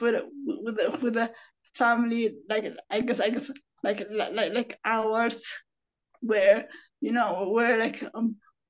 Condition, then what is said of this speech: Stuttering. But then on those days where I have like a bad speech day or weeks or it could even be months,